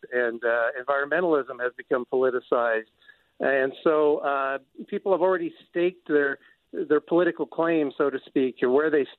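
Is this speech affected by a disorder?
No.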